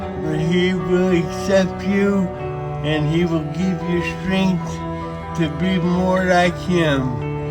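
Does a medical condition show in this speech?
Yes: cerebral palsy.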